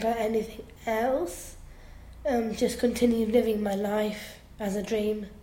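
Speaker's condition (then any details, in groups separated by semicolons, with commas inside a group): Down syndrome; down syndrome since birth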